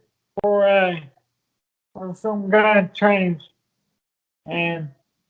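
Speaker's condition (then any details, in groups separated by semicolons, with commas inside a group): Multiple sclerosis; talking good, breathing laboured, voice improves within hours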